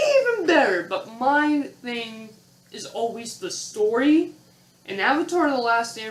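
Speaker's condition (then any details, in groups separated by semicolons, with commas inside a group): No condition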